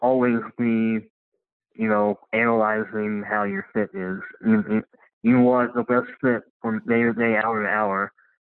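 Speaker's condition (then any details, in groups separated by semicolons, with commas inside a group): Cleft lip and palate; congenital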